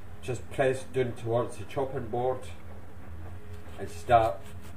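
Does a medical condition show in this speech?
No.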